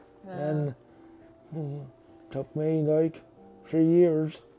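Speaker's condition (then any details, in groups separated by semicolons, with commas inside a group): Traumatic brain injury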